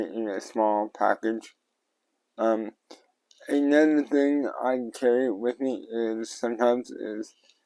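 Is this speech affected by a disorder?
Yes: cerebral palsy; tends to mess up words.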